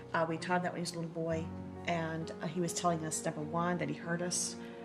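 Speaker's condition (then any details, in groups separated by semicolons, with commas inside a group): No condition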